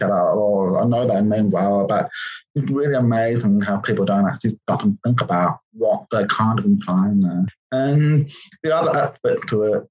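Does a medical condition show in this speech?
Yes: profound deafness; congenital profound deafness, born deaf.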